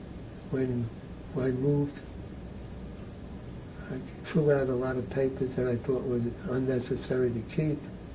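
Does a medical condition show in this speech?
Yes: Parkinson's disease.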